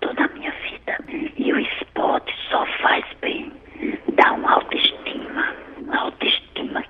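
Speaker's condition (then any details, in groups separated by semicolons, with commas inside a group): Throat cancer with tracheostomy; throat cancer from about age 61, chemotherapy, recurrence 2 years later, retreated, permanent tracheostomy with cannula; cancer treatment finished, doctor-cleared, some breathing limitation, runs and trains fully; persistent hoarseness at onset, risk of losing speech, tracheostomy to preserve voice, communicates through cannula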